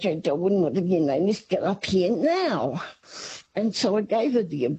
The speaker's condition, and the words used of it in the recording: Parkinson's disease. Comes with my Parkinson's, you know, my hands don't work as quick as my brain, and sometimes my words get me into lots of trouble.